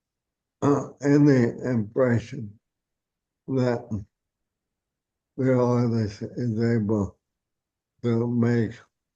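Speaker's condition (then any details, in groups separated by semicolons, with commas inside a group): ALS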